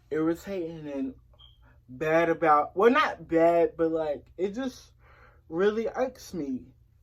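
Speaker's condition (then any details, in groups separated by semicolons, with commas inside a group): Cerebral palsy; since early childhood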